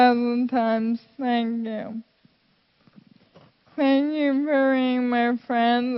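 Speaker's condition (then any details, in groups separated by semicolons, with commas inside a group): Friedreich's ataxia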